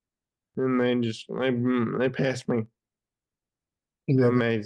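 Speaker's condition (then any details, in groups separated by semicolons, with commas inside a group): Friedreich's ataxia; diagnosed age 14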